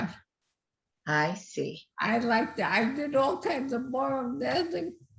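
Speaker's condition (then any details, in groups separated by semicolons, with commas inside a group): Multiple system atrophy; cannot walk on land, uses scooter, water therapy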